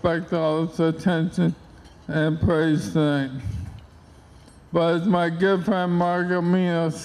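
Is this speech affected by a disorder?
Yes: ALS; onset left hand and arm.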